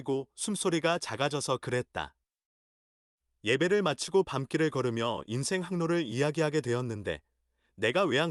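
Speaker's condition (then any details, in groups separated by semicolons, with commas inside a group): No condition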